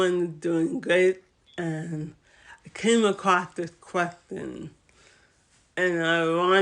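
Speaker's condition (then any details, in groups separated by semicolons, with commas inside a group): Cerebral palsy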